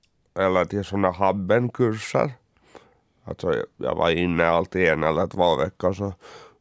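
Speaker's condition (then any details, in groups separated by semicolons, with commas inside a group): Cerebral palsy; uses wheelchair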